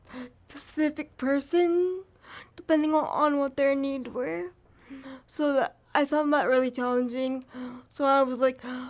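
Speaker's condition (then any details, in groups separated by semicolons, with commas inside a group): Cerebral palsy; from birth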